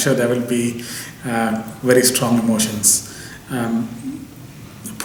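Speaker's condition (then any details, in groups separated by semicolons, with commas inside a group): No condition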